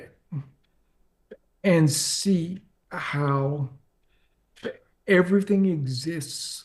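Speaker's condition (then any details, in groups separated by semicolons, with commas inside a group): ALS; progressive, onset leg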